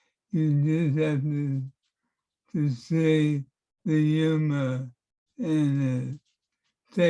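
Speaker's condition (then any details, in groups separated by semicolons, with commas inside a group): Parkinson's; affects handwriting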